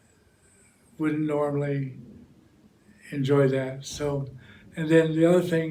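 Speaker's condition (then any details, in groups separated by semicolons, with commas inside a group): Parkinson's disease; about nine years, group singing therapy; muscles affected, voice needs exercise, singing improves voice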